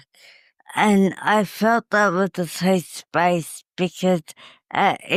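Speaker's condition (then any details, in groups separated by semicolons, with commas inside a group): Cerebral palsy; uses wheelchair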